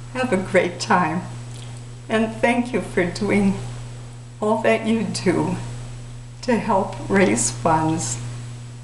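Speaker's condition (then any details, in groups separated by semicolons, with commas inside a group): ALS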